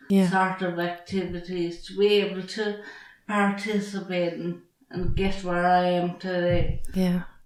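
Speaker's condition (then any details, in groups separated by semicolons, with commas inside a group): Traumatic brain injury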